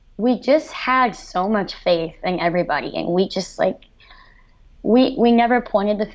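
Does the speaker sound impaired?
Yes: cleft lip and palate, severe; after stroke unable to speak, text or write, speech pathologist and cognitive therapy, hindered about a year.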